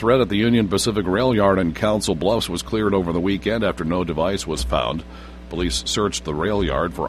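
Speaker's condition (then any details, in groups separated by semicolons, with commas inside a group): No condition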